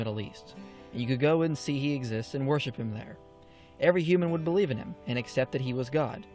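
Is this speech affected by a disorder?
No.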